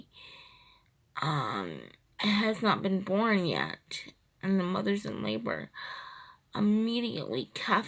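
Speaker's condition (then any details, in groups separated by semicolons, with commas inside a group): Cerebral palsy, triplegia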